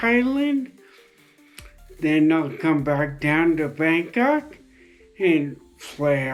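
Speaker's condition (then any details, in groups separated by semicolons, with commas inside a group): Traumatic brain injury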